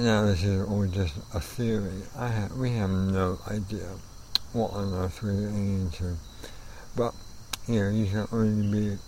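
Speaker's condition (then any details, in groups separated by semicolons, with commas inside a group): Amyotrophic lateral sclerosis; onset just over a year ago, trouble forming guitar chords with left hand, left arm most affected; voice already affected, formerly soft-spoken with quiet voice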